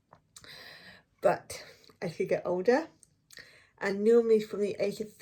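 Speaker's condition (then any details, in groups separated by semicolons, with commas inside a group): Cerebral palsy; affects one foot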